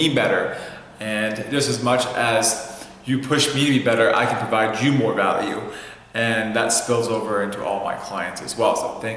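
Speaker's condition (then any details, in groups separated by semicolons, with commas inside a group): No condition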